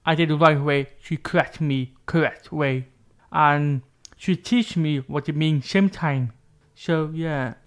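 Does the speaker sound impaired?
Yes: deafness with cochlear implants; unclear speech as child, cochlear implants switched on at age 11, also uses sign language; age 26, hears nearby sounds not distant, therapy with Sarah using computer mouth-shape display ended; speaks clearly to hearing people, still struggles with s.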